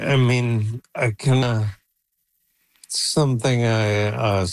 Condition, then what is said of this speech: ALS (motor neuron disease). Because as you can tell, my voice is going to, and soon, hopefully not too soon, I'm not going to be able to talk.